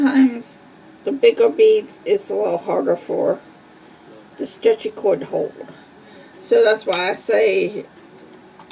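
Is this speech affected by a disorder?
Yes: cerebral palsy.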